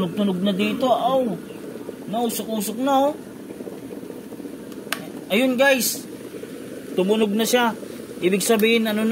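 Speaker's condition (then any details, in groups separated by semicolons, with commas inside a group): No condition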